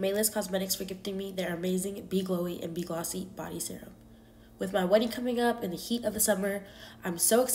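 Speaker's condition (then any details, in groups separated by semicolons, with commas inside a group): No condition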